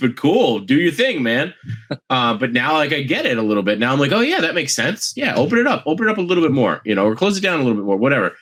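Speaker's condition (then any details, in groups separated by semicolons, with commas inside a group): No condition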